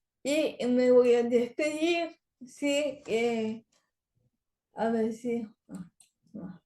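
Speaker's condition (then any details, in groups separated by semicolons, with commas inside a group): Cerebral palsy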